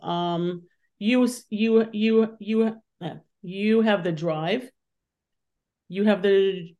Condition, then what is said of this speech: Stuttering. The the one thing that has helped me with that is to stretch out the vowel stuttering.